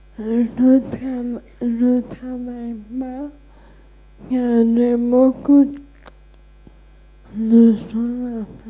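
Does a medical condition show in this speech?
Yes: Friedreich's ataxia.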